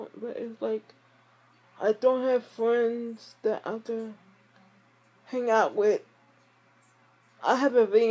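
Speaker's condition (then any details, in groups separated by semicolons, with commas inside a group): Speech impairment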